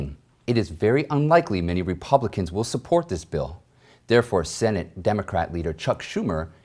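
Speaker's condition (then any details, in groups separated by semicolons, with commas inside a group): No condition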